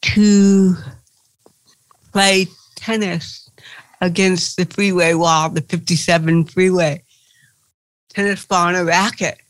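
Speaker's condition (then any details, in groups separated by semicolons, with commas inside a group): Cerebral palsy; since birth, limits movement, not quick on bike as child, felt unable to play professional tennis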